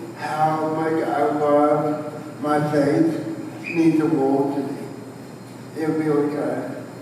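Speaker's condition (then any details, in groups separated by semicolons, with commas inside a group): Cerebral palsy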